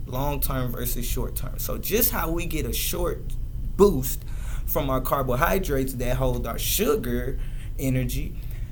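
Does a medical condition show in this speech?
No.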